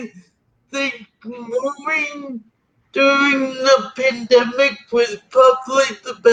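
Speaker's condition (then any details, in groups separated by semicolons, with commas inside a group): Cerebral palsy; atypical gait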